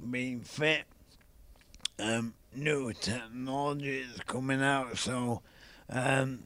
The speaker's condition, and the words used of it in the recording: ALS (motor neuron disease). My voice wasn't anything like it is now.